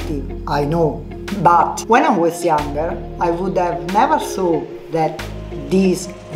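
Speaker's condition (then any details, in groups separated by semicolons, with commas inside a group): No condition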